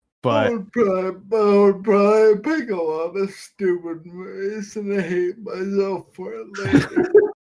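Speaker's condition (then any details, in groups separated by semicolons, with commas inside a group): Friedreich's ataxia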